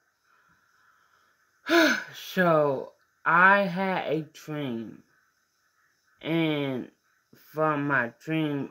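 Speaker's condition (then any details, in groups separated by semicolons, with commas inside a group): Mild cerebral palsy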